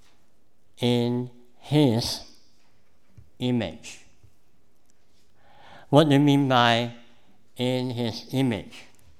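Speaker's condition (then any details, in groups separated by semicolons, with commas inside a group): Cleft palate; congenital cleft palate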